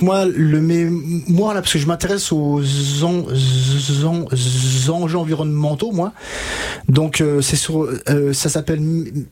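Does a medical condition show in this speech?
Yes: stuttering; onset age 5 to 6, untreated, from about 20 several years therapy with Catherine Daubier, Nancy; age 33, about 28 years since onset, uses fluency techniques from stuttering therapy; blocks and repetitions now, from 5 to 20 could not say sentence without blocking, gestured fingers; here repeated sounds, prolonged sounds.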